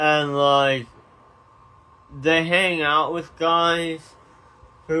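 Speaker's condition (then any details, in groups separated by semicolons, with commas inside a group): Tongue cancer surgery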